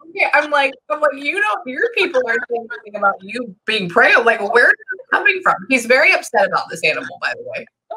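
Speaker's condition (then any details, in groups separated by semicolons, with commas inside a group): No condition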